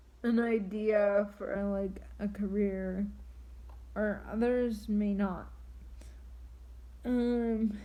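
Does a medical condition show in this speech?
Yes: triplegic cerebral palsy.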